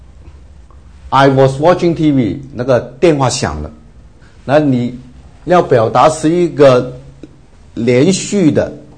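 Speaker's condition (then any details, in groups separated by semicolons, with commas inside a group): No condition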